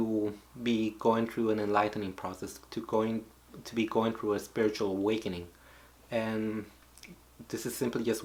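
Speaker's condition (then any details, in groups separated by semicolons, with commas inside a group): No condition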